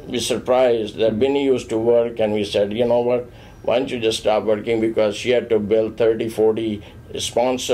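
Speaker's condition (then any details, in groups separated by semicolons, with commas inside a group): No condition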